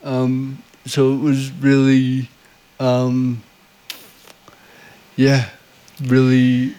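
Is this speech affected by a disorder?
Yes: cerebral palsy.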